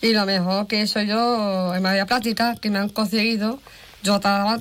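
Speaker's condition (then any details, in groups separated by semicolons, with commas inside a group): Down syndrome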